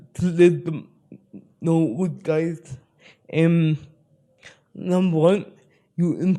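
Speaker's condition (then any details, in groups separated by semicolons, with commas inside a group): Spastic cerebral palsy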